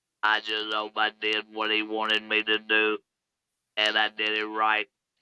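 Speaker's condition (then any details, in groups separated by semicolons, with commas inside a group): Laryngectomy, electrolarynx; no normal speech, robotic sound, hard to understand at first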